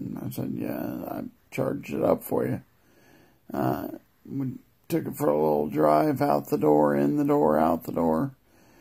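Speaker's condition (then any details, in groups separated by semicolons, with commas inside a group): Multiple sclerosis; likely primary progressive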